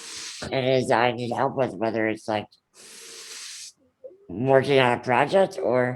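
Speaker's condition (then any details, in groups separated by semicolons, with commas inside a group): Ullrich congenital muscular dystrophy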